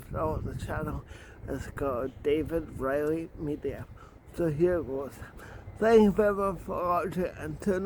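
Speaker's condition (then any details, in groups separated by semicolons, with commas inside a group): Cerebral palsy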